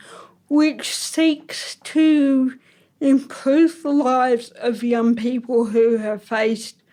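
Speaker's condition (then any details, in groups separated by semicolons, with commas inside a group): Ataxic cerebral palsy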